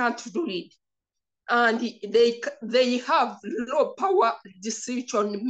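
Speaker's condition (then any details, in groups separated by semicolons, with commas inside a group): Cerebral palsy; from birth, uncontrollable whole-body shaking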